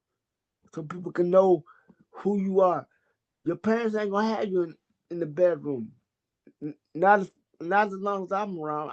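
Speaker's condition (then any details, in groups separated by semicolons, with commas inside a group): Cerebral palsy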